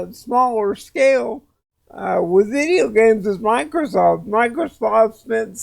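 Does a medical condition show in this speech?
Yes: cerebral palsy; speech sounds drunk.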